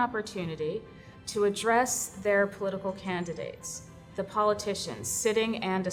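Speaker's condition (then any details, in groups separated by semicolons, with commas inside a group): No condition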